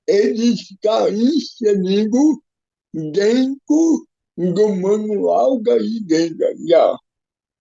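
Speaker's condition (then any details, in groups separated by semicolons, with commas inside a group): Cerebral palsy; physical disability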